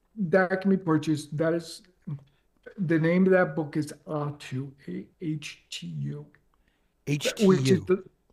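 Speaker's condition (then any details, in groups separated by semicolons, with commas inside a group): ALS; progressive, onset leg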